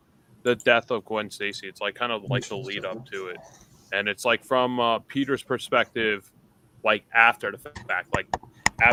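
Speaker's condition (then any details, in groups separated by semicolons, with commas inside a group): No condition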